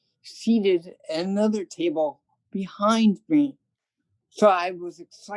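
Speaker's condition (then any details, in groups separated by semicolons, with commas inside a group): Cerebral palsy; present from birth, hearing loss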